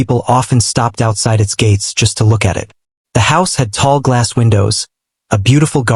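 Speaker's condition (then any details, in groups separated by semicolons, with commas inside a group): No condition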